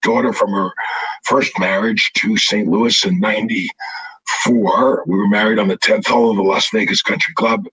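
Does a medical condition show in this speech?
Yes: throat cancer, vocal cords removed; throat cancer from 1996, 63 surgeries under general plus about 100 in office; no voice for about five years after vocal cord removal, now partial voice.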